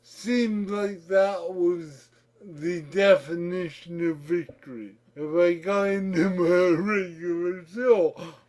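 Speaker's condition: Cerebral palsy; childhood-onset, occupational and speech therapy

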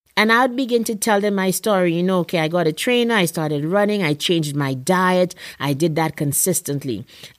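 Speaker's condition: No condition

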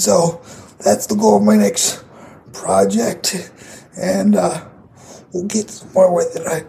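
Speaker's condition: Cerebral palsy; trouble walking

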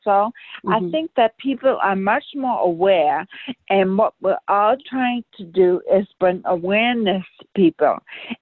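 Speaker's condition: Brain aneurysm rupture; not even four years since rupture

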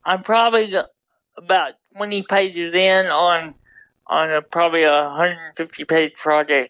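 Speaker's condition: Double hemiplegia cerebral palsy

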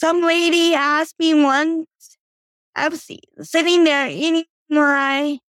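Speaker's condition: Cerebral palsy; walks with walker

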